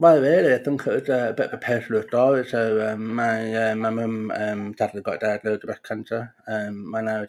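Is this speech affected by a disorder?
Yes: profound deafness; diagnosed at 18 months.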